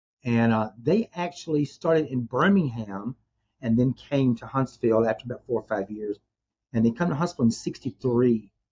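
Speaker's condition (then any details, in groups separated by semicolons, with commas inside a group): No condition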